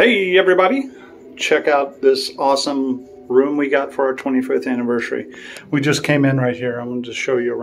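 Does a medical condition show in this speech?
No.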